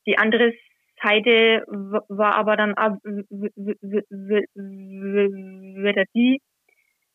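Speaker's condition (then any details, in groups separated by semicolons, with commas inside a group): Stuttering; covert stuttering hidden over ten years, avoided words anticipated to be stuttered; no longer hidden, reads Gospel in church, practices reading at home beforehand; reading aloud in church not stutter-free; repeated sounds, prolonged sounds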